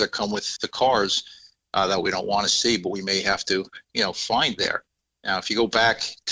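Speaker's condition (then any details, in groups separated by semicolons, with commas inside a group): No condition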